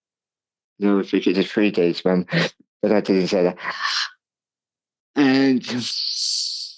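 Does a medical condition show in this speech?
Yes: cerebral palsy; speech impairment.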